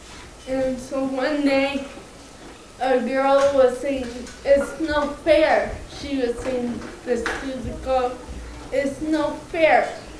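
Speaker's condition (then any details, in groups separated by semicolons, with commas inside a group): Cerebral palsy, mild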